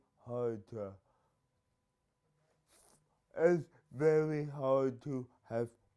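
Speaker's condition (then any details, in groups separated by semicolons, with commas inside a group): Cerebral palsy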